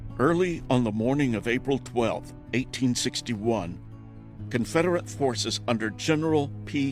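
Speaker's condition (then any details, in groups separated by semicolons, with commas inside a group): No condition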